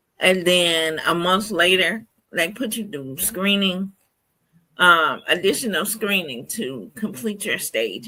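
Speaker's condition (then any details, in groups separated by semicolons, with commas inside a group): Cerebral palsy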